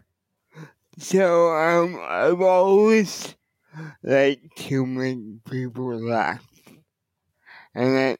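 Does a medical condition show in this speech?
Yes: cerebral palsy; wheelchair user.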